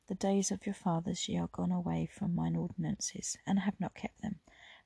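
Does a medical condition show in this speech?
No.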